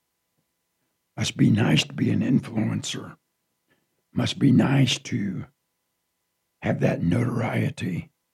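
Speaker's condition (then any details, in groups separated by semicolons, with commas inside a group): Partial laryngectomy from cancer; raspy voice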